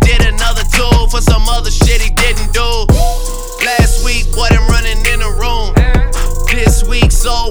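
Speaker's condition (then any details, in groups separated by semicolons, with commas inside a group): No condition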